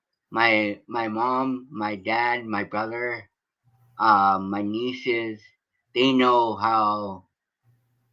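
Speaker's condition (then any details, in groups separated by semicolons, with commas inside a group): Cerebral palsy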